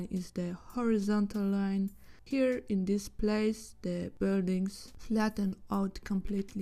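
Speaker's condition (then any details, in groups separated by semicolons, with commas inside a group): No condition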